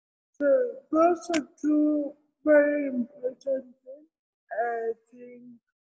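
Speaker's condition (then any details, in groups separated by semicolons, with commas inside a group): Cerebral palsy; medical negligence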